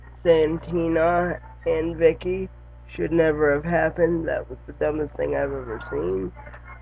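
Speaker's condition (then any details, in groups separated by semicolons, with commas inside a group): Cerebral palsy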